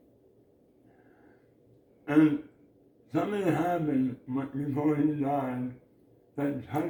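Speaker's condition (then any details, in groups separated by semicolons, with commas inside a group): Oral cancer; base of tongue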